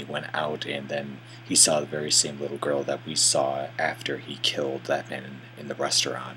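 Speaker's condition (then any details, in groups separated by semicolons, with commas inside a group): No condition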